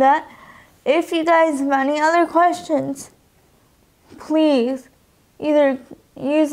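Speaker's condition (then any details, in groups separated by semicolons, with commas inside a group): Cerebral palsy, spastic quadriplegic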